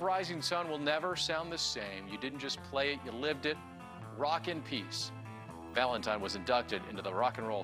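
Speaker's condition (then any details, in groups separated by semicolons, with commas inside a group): No condition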